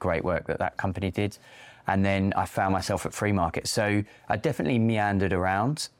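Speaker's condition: No condition

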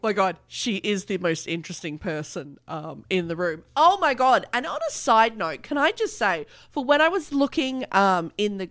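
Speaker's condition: No condition

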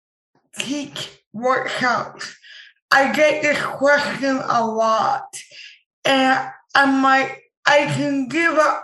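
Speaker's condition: Impaired speech; described to interpreter as speech disability, does not impede speaking

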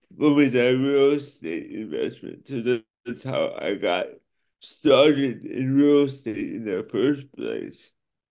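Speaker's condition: Cerebral palsy; affects speech and motor skills

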